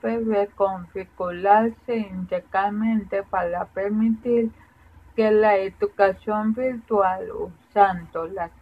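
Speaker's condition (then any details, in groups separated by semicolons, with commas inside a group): Cerebral palsy; difficulty speaking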